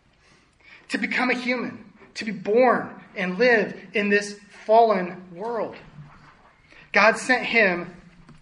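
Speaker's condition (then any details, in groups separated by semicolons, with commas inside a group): No condition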